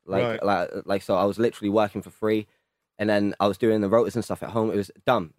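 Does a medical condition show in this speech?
Yes: stutter; stutter since at least age 14 to 15, still ongoing, over 10 years of freestyle singing; still has a stutter; stutters on spontaneous comebacks, fluent when singing, talking in rhythm or over a beat; here repeated sounds, repeated words.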